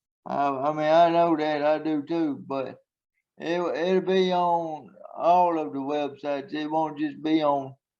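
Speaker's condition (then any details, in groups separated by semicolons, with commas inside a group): Traumatic brain injury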